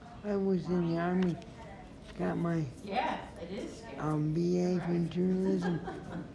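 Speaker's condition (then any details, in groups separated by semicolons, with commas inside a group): Traumatic brain injury; traumatic brain injury from car rollover on base around age 24, army occupational and physical therapy; talks funny, understandable except when laughing, could not speak for a year after injury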